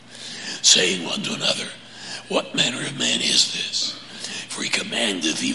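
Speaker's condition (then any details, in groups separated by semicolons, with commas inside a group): Laryngeal cancer; deep raspy 'Batman voice'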